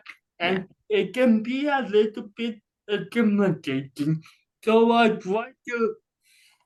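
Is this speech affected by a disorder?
Yes: cerebral palsy.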